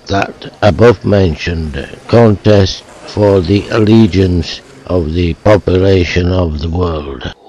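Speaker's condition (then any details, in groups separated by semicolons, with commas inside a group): Motor neuron disease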